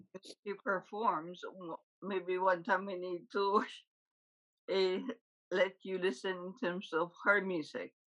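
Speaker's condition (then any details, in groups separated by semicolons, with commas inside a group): Huntington's disease; confirmed by genetic test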